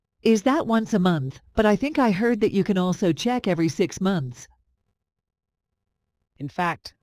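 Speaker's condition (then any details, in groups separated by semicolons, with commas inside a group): No condition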